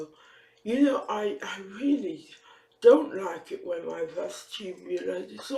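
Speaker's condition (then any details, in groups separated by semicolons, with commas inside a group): Facial palsy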